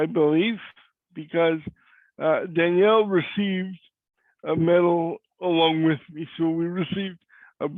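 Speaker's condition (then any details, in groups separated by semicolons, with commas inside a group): Cerebral palsy; cannot walk; voice is different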